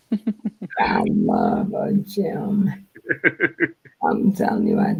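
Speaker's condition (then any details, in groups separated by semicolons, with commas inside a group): Multiple sclerosis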